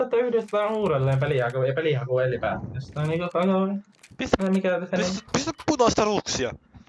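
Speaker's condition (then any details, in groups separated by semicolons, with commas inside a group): No condition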